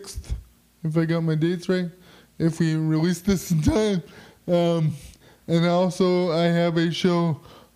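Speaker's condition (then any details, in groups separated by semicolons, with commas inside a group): Quad spastic cerebral palsy, spastic quadriplegic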